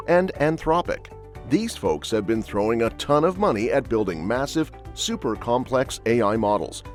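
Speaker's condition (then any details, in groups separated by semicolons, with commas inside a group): No condition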